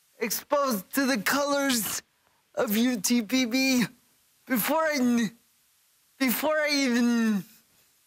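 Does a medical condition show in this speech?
Yes: cerebral palsy; wheelchair user.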